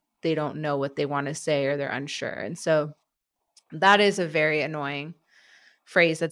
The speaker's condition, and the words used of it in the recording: No condition.